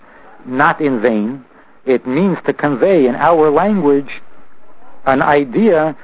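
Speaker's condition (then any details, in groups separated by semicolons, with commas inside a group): No condition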